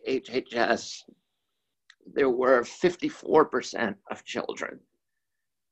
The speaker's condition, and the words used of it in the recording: Spasmodic dysphonia. It's an issue where there are twitches in the voice box or the larynx.